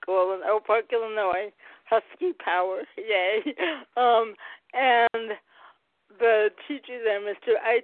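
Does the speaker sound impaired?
Yes: cerebral palsy, mild; heart rate dropped at delivery, not breathing at birth, 45 minutes to breathe, delayed motor milestones; neurological motor control disorder, physical not cognitive, diagnosed around age two, walked near two, gait affected; mildly affects speech, physical and occupational therapy from early life.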